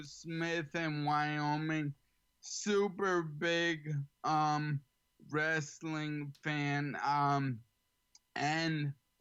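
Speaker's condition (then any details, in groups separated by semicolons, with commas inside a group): ALS; slightly slurred, has to slow down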